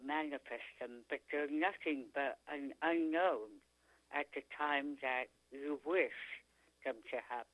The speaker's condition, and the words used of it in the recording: Tongue cancer surgery. Today I'm speaking, which, and pretty clearly also, I'm able